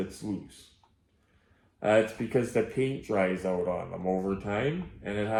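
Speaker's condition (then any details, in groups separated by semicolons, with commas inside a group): No condition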